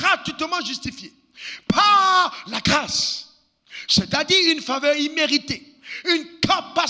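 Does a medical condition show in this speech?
No.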